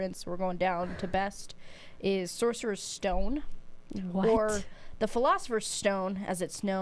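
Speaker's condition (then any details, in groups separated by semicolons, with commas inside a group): No condition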